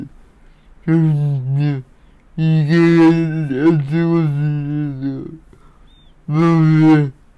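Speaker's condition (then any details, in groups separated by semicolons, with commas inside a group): Cerebral palsy, severe; speech impairment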